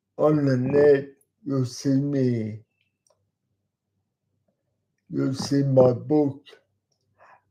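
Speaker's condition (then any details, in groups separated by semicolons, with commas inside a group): Cerebral palsy; talks slowly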